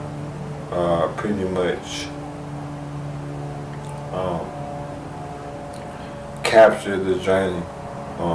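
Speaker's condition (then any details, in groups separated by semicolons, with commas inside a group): ALS; speech progressively lost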